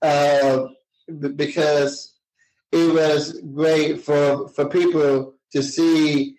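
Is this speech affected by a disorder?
Yes: Down syndrome.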